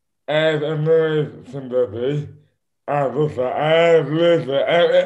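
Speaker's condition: Dystonia; neurological movement disorder, caused by repeated rugby concussions and head knocks, affects speech and hands; diagnosed at national neurological hospital London after five years undiagnosed, five days of testing; slurred speech as first symptom, hands later involuntarily affected

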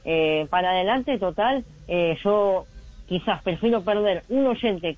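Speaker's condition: Cleft lip; congenital cleft lip, only lip affected, lip not yet surgically corrected; wearing orthodontic braces, removal expected mid or end of year; nasal pronunciation, reduced diction, voice not produced normally, difficulty noticeable in broadcasts

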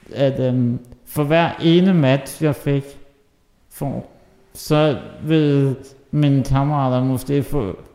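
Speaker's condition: Muscular dystrophy (muskelsvind); hereditary

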